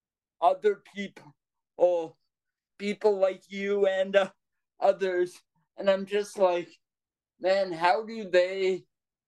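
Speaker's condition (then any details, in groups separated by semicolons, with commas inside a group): Cerebral palsy; breathing struggles some days affect speech, voice lags behind thoughts when excited or nervous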